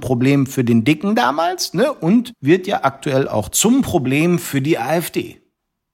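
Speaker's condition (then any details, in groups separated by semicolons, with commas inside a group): No condition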